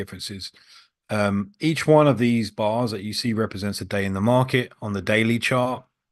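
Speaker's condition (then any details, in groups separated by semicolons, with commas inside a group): No condition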